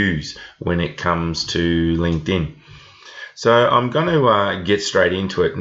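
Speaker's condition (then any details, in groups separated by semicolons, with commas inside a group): No condition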